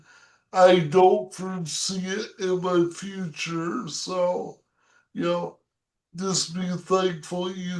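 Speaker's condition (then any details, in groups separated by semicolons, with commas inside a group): Cerebral palsy; present from birth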